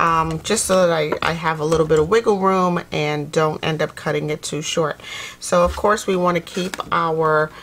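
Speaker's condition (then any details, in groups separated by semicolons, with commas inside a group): No condition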